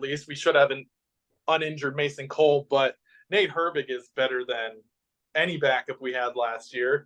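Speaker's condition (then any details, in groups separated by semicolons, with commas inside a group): No condition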